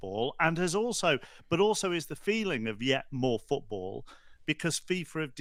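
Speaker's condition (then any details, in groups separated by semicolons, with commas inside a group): No condition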